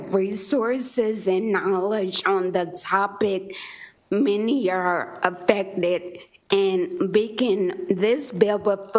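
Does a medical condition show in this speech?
Yes: traumatic brain injury; cerebellar lesion, 15-hour surgery; onset age 19, inpatient and outpatient rehabilitation.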